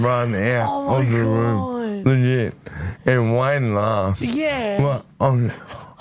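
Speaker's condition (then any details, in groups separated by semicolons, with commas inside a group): Motor neurone disease; voice became very nasal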